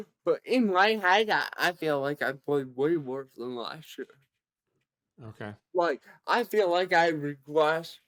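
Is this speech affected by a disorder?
Yes: cerebral palsy; present from birth, severe.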